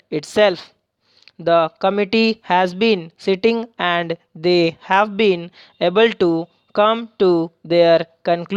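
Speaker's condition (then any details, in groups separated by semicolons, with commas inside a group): No condition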